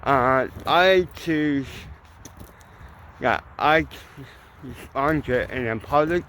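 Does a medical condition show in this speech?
Yes: cerebral palsy; mild, ataxic type.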